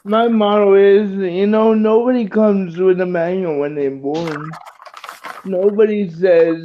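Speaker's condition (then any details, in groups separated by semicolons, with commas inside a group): Cerebral palsy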